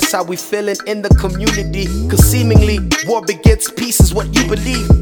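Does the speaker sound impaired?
No.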